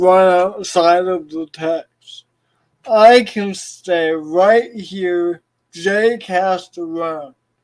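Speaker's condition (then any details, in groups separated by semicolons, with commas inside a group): Cerebral palsy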